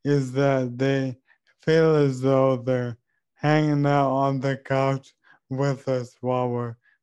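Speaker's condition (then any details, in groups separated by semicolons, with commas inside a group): ALS; diagnosed at age 29, just before 30th birthday; 2 years since diagnosis; voice still clear, uncertain how long clear speech will last, voice banking largely completed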